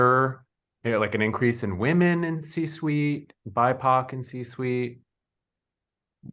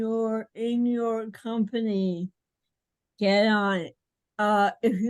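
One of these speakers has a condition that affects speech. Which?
The second: cerebral palsy; speech and movement visibly affected.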